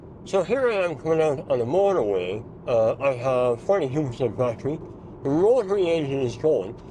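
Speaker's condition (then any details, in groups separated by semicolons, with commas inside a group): Mouth cancer; speech changed by cancer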